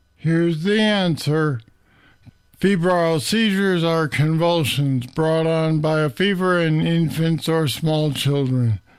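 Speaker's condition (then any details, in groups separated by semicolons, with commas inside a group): Parkinson's disease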